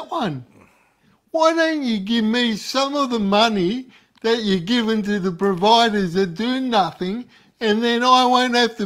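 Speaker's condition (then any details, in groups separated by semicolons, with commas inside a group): Cerebral palsy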